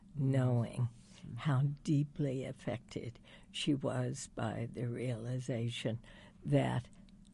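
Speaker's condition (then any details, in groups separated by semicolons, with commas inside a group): Spasmodic dysphonia; voice breaks, speaks very slowly, one injection took voice completely two weeks, only whisper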